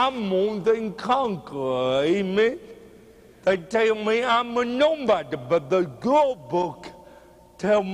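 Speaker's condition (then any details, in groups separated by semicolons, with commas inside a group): Cerebral palsy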